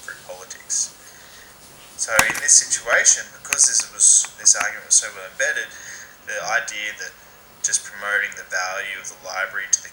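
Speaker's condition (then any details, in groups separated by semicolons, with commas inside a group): No condition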